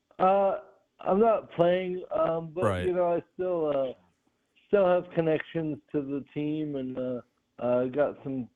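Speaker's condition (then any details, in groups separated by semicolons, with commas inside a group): Cerebral palsy, severe; speech sounds drunk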